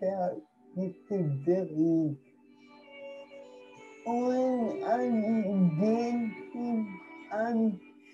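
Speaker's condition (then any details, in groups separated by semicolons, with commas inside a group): Cerebral palsy; present from birth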